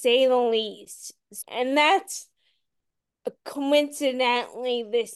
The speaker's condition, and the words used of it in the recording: Ataxia. The cadence and the slur started to get worse, and obviously, if you want to be on the radio or TV, you need to have a pretty clear voice.